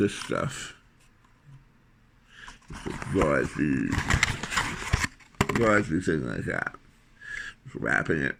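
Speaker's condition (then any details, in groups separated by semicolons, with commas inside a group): Tongue cancer surgery, tongue graft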